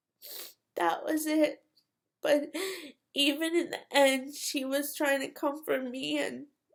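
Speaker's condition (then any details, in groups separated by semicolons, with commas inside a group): Cerebral palsy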